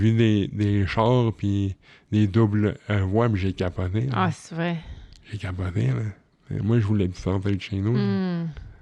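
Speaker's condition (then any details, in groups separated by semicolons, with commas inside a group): Cerebral palsy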